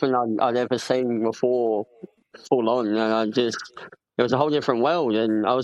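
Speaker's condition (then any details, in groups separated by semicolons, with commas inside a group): Cleft palate; congenital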